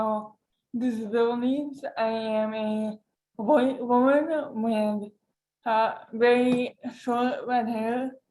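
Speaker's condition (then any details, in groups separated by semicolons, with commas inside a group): Cerebral palsy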